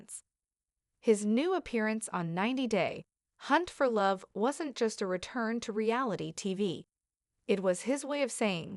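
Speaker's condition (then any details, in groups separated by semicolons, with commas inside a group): No condition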